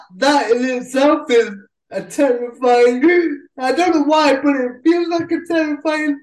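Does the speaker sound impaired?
Yes: cerebral palsy; cerebral palsy since childhood, uses a wheelchair.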